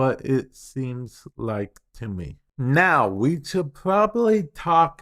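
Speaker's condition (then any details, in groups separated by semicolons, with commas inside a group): Cerebral palsy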